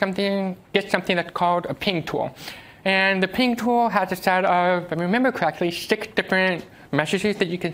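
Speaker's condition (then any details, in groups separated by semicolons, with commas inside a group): Deafness; cannot follow game voice chat or spoken cues amid noise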